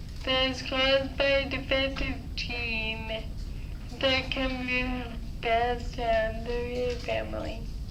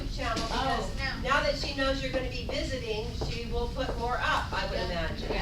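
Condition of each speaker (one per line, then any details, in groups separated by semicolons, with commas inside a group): Dysarthria; ataxic dysarthria from Friedreich's ataxia, hereditary, scoliosis, back brace; diagnosed at 13, uses wheelchair, speech program 3 years; slurred speech, worse loud, variable days, pauses to breathe
No condition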